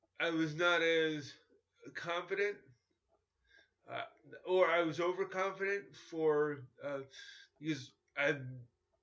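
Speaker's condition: Cerebral palsy; coordination issues

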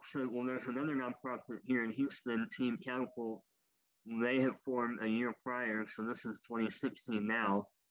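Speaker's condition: Cleft lip and palate, popliteal pterygium syndrome

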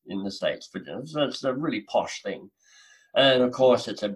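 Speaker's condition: Cleft lip and palate, mild

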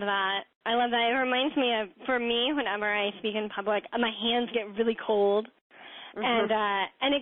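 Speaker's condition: Cleft palate; congenital cleft palate

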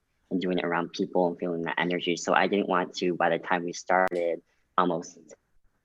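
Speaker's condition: Cleft lip and palate

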